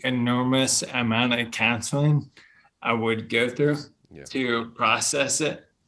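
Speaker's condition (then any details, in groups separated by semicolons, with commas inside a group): Bulbar onset ALS; speech problems first, first diagnosed as tick-bite Lyme disease and infections, treated, then neurologist; at first only after alcohol, later in everyday life, disease taking speaking away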